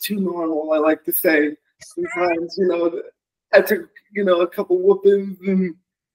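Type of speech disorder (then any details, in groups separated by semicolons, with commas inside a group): Dysarthria; cerebral palsy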